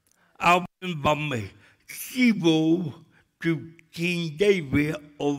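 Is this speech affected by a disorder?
Yes: cerebral palsy; speech still affected.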